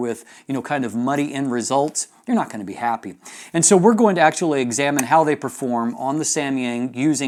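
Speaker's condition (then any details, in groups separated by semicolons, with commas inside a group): No condition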